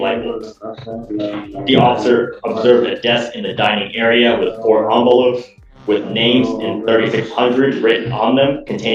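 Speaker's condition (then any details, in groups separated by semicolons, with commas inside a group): No condition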